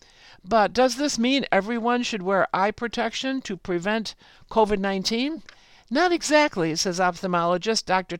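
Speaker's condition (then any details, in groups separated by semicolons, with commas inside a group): No condition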